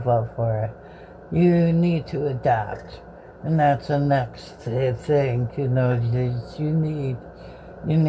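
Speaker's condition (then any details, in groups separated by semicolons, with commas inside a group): Bell's palsy; voice may be unclear, uses straws for drinking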